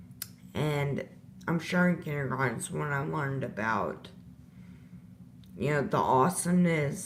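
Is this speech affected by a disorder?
Yes: disability causing slurred speech.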